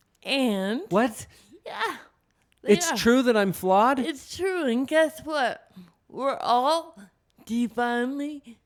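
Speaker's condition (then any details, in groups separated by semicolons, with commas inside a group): Cerebral palsy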